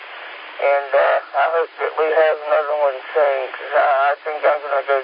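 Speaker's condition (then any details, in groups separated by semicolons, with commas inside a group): Speech impediment; long hard battle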